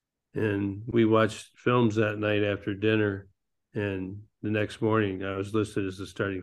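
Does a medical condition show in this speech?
Yes: Parkinson's disease; ping pong, pool, pickleball, bowling as activities to help with Parkinson's.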